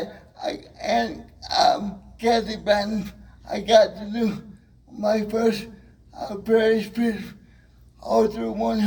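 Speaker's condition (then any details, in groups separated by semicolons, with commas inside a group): Cerebral palsy, spastic, mild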